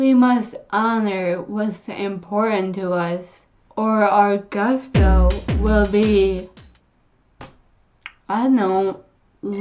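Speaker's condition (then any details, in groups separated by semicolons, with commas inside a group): Cerebellar ataxia; caused by brain bleed, unsteady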